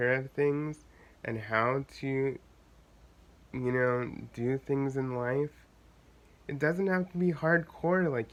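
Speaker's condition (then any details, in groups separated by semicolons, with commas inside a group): Cerebral palsy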